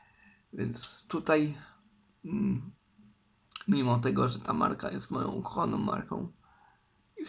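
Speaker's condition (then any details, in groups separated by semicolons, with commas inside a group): Cerebral palsy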